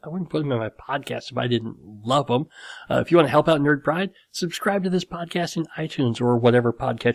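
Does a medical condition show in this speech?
Yes: cleft lip and palate; series of plastic surgeries for repair.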